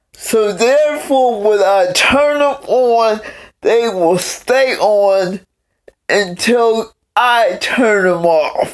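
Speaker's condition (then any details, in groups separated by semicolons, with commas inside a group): Cerebral palsy; several unnoticed strokes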